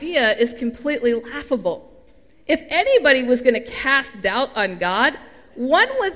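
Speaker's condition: No condition

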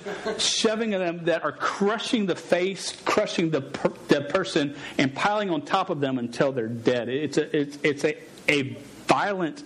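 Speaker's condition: Stutter; probably present in childhood; sometimes unable to say own name in public; repeated sounds, repeated words, prolonged sounds, blocks

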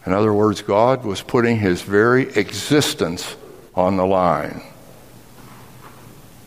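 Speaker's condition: No condition

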